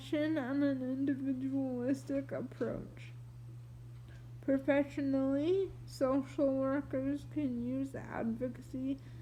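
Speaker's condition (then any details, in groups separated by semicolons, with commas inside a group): Triplegic cerebral palsy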